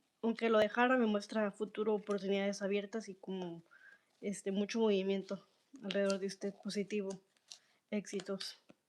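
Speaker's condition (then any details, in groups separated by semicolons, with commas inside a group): No condition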